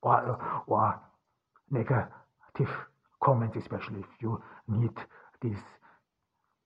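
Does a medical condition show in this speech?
Yes: stuttering; cause unknown, only one in family who stutters, german mother tongue, born in austria; seen as an obstacle to recording audiobooks; here repeated sounds, blocks.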